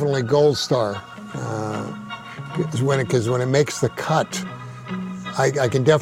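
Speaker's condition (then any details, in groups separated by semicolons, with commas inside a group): No condition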